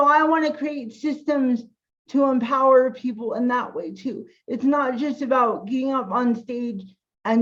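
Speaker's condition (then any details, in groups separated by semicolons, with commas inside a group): Cerebral palsy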